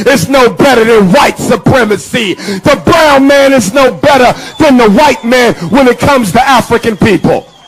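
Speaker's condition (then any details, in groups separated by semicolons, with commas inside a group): No condition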